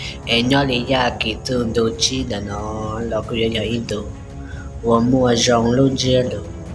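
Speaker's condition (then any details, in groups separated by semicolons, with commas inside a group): No condition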